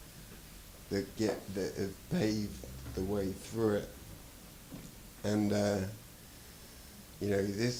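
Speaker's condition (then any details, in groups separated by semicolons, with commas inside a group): Traumatic brain injury; could not speak on waking from coma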